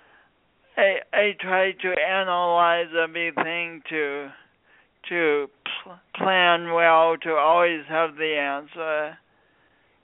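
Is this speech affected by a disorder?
Yes: speech impediment from birth injury; speech impediment sounding unlike a regional accent, not a Midwestern accent.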